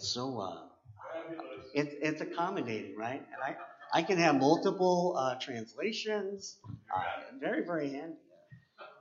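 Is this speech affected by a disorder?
Yes: cleft palate; congenital cleft palate.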